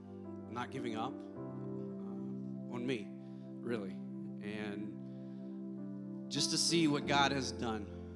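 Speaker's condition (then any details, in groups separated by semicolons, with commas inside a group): No condition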